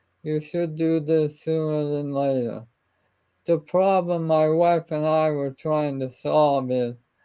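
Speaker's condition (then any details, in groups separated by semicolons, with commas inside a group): ALS; limb onset sporadic form; power chair, no arm or hand use; speech and swallowing trouble, weaker voice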